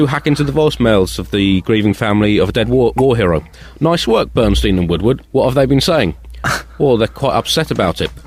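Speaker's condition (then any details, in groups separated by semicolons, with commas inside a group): No condition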